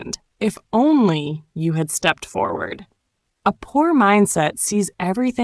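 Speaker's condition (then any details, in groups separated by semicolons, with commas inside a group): No condition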